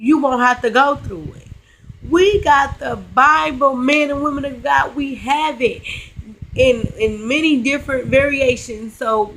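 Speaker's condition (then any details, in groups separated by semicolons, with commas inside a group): Cerebral palsy, spastic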